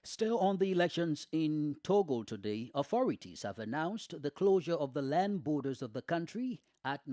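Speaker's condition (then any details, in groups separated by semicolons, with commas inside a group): No condition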